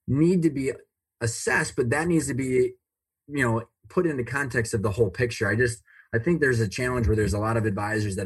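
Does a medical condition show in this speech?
No.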